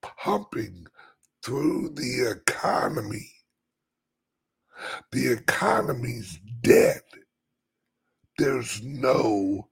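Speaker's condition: Chronic voice problem; uses CPAP machine

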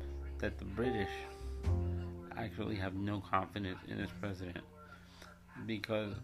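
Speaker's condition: Cerebral palsy; codeine shots after surgery

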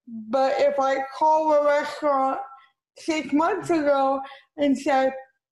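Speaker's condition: Cerebral palsy; diagnosed at age 2

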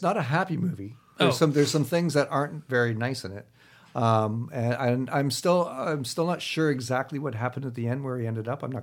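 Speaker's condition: No condition

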